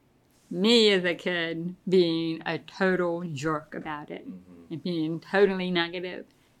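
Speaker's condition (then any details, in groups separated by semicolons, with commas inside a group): Deafness; pretty bad tinnitus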